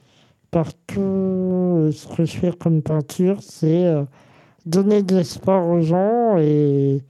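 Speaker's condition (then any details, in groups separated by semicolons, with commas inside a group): Congenital muscular dystrophy; present from birth, genetic protein-related cause, muscles stayed thinner and weaker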